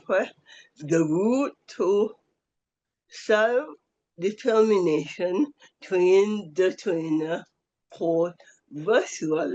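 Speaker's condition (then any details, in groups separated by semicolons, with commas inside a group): Cerebral palsy; affects voice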